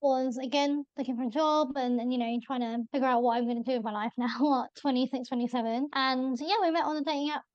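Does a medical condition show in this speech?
Yes: bilateral cleft lip and palate; congenital.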